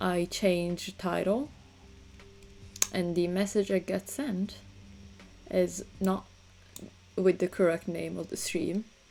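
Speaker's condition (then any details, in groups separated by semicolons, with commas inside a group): No condition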